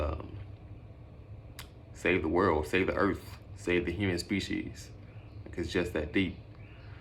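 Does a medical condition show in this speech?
No.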